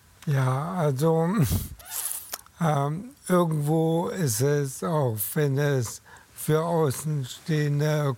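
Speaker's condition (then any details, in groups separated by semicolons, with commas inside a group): ALS; first suspected carpal tunnel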